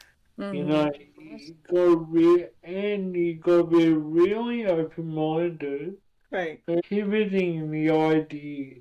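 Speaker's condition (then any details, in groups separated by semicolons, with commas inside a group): Cerebral palsy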